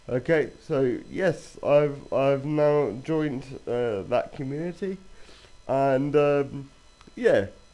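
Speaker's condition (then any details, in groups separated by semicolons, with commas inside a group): Cerebral palsy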